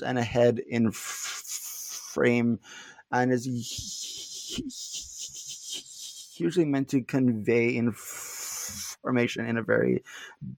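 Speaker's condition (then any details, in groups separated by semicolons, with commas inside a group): Stuttering; not stuttering much during this interview; little stuttering currently; prolonged sounds, blocks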